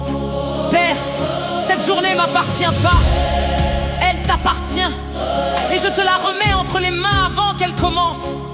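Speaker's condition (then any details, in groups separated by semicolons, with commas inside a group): No condition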